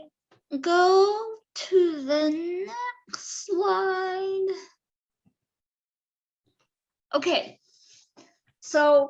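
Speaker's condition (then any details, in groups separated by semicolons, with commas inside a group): Cerebral palsy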